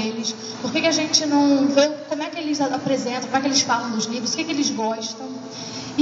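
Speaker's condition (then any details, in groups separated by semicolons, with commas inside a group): No condition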